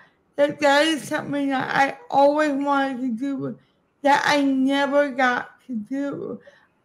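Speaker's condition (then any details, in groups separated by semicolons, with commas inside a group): Cerebral palsy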